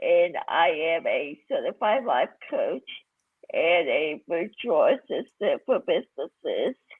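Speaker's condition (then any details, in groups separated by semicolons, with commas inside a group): Cerebral palsy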